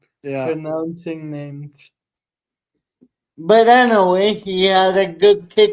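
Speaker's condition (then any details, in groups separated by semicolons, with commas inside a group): Cerebral palsy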